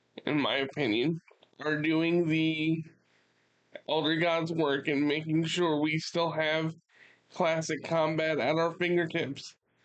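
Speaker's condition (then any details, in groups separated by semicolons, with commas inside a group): Cerebral palsy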